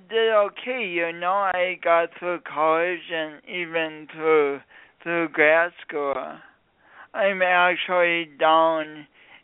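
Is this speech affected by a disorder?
Yes: speech impediment from birth injury; born a few weeks early, oxygen loss on way to emergency room, coordination differences, since birth; distinctive voice, noted as not a Midwestern accent.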